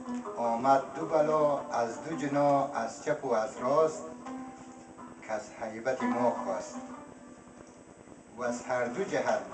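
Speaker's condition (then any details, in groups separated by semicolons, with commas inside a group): No condition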